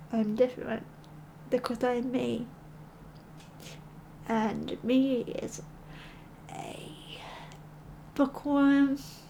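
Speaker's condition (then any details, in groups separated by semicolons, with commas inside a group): Cerebral palsy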